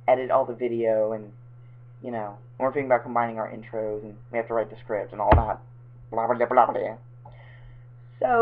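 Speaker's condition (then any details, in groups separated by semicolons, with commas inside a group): No condition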